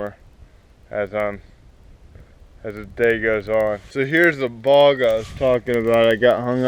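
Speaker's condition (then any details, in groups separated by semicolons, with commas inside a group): Cerebral palsy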